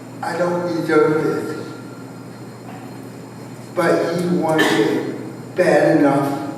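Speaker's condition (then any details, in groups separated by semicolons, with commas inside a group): Cerebral palsy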